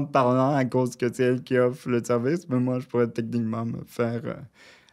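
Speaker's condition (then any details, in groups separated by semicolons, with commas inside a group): Cerebral palsy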